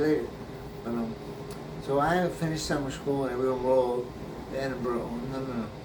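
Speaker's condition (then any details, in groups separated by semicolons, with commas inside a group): Brain injury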